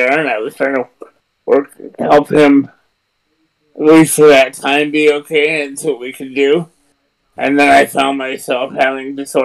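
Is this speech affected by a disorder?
Yes: cerebral palsy; strong startle, limited ability to freeze; power wheelchair user.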